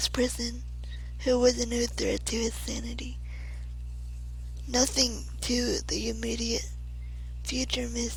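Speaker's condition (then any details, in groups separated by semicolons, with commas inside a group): Cerebral palsy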